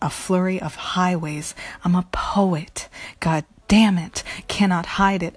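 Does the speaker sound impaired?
No.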